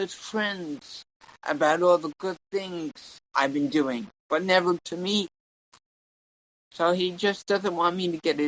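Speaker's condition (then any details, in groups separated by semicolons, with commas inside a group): Cerebral palsy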